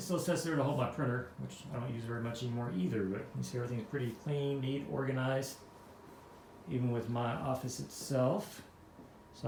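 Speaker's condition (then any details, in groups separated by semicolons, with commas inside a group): No condition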